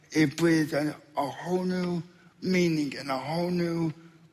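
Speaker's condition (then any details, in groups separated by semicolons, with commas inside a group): Spastic quadriplegic cerebral palsy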